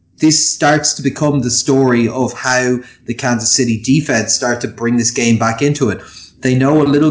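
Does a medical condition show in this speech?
No.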